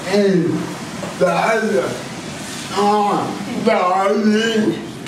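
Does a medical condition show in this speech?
Yes: cerebral palsy.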